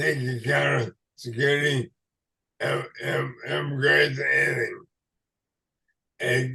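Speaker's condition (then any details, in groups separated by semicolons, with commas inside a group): ALS/MND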